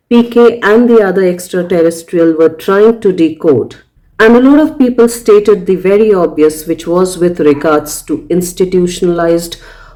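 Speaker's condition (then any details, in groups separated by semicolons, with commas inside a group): No condition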